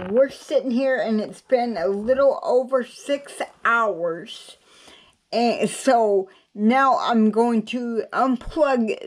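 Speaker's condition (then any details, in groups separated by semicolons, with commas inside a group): Cerebral palsy; cannot walk, crawls to get around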